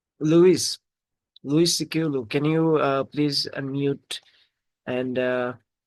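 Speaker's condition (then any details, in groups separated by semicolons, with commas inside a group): No condition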